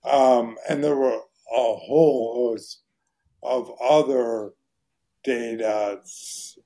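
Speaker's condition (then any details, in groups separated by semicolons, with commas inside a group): ALS; voice very hoarse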